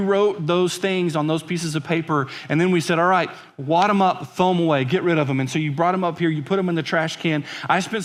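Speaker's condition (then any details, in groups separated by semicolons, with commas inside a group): No condition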